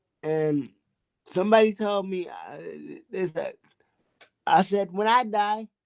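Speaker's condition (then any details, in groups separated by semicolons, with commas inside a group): Cerebral palsy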